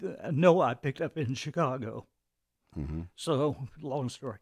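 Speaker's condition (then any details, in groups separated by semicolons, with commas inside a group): Vocal dysphonia; onset while working at KUT radio, attributed to stress, persisted despite efforts, led to leaving KUT; voice felt like being strangled, host took it as natural speaking style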